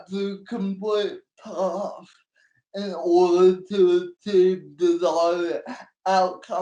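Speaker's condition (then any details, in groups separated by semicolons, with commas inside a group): Cerebral palsy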